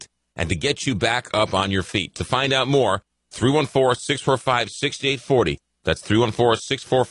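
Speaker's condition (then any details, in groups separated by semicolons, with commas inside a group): No condition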